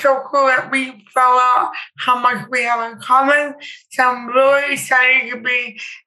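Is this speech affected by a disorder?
Yes: cerebral palsy; wheelchair user; impaired speech.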